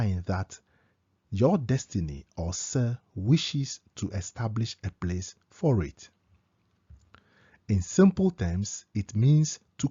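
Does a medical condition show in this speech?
No.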